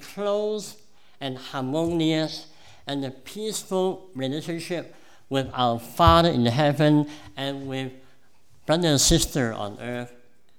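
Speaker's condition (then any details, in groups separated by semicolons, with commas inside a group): Cleft palate; congenital cleft palate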